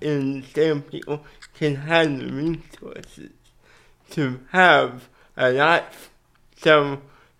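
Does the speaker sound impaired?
Yes: cerebral palsy.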